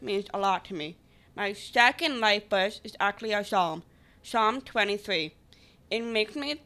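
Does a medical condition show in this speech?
Yes: Down syndrome; accent from condition, fears not being understood, tries again speaking clearer and louder.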